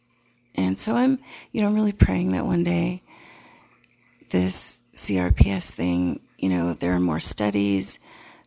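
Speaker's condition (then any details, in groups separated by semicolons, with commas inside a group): No condition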